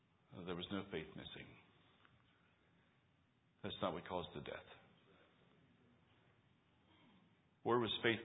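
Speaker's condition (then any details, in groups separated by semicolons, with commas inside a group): No condition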